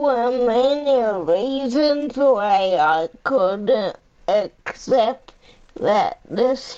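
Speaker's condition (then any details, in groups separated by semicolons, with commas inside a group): Cerebral palsy; uses a power chair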